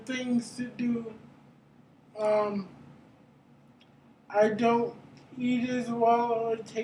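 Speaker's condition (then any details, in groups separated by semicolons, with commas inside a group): Cerebral palsy; brain injury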